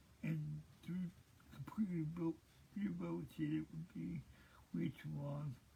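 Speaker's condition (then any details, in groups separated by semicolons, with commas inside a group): Cerebral palsy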